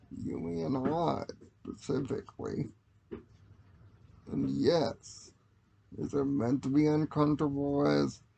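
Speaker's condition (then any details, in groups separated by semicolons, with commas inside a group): Cerebral palsy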